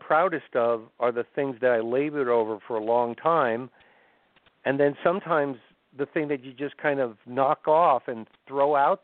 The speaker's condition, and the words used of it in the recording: No condition.